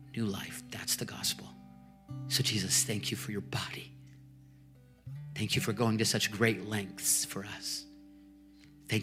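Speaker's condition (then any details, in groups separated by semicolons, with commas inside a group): No condition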